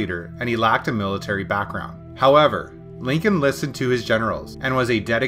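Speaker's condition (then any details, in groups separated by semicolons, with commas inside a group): No condition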